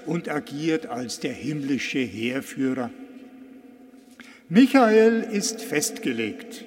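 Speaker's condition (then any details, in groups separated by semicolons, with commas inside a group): No condition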